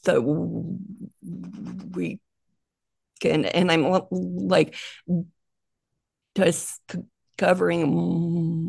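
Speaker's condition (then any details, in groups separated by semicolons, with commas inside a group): Stuttering; more comfortable the more people spoken to, sound repetitions; prolonged sounds, blocks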